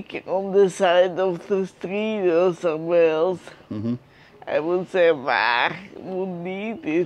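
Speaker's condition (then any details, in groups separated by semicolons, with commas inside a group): Multiple sclerosis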